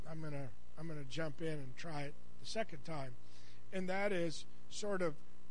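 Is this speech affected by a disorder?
No.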